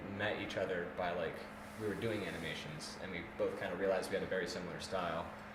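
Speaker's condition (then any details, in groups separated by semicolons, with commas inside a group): No condition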